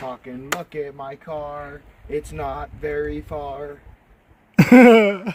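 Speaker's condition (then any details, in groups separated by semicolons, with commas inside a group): No condition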